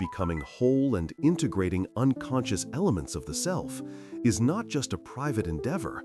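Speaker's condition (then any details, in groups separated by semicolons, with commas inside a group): No condition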